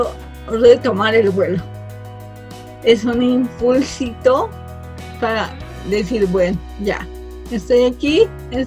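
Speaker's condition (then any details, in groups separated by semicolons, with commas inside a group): Cerebral palsy from birth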